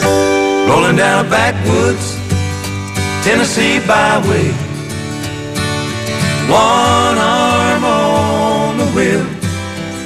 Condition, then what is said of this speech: No condition.